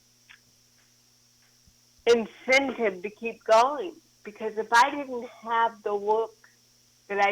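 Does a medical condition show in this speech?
Yes: cerebral palsy.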